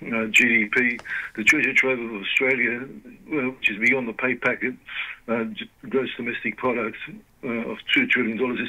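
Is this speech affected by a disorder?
Yes: Parkinson's disease; diagnosed 2019, led to retirement; limited capacity, can't do much more.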